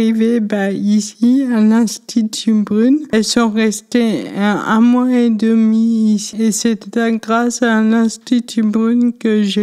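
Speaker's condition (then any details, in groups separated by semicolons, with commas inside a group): Cerebral palsy; affects left side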